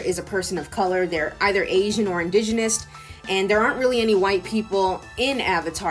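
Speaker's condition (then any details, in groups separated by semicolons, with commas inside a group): No condition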